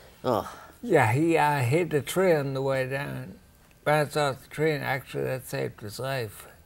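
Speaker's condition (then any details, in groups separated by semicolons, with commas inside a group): Ataxia; rare, progressive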